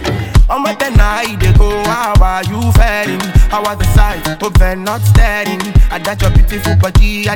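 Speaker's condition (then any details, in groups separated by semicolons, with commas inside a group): No condition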